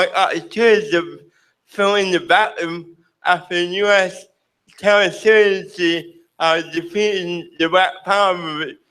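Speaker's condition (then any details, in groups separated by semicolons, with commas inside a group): Cerebral palsy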